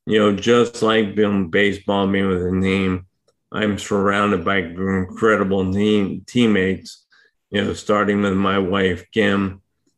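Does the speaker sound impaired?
Yes: ALS; ALS diagnosed last year, power wheelchair for mobility; hard to speak for long periods right now.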